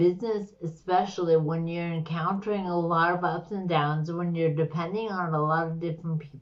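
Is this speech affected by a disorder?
Yes: slurred speech; brain condition, weakness, stroke-like.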